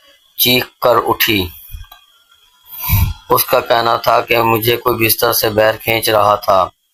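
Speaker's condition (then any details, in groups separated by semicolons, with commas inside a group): No condition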